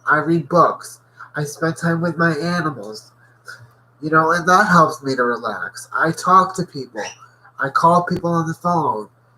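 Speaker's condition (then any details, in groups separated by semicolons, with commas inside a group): Cerebral palsy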